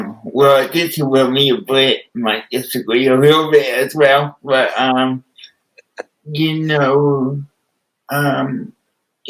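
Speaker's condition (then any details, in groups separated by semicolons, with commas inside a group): Cerebral palsy with spastic quadriplegia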